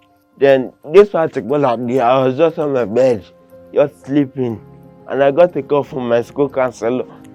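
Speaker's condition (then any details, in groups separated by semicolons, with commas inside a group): Cerebral palsy, severe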